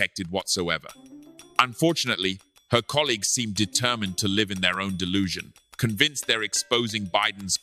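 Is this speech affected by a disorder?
No.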